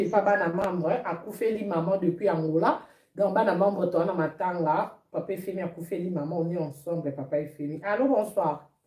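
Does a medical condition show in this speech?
No.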